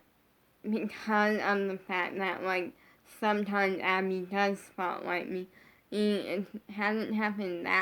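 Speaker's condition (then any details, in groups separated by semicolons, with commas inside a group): Brain injury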